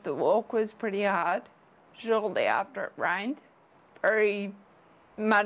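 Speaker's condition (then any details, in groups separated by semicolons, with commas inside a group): Friedreich's ataxia; expects loss of speech and self-feeding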